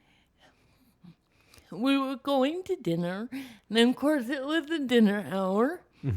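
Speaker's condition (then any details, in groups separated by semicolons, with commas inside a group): Cerebral palsy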